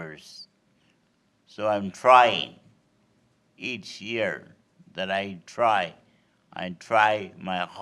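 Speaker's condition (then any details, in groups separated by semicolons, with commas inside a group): Cerebral palsy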